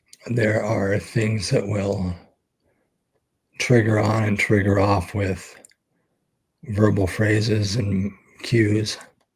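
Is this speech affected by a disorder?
Yes: ALS; expects to lose voice very soon.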